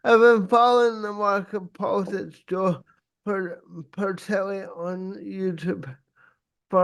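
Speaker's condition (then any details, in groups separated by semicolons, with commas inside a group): Cerebral palsy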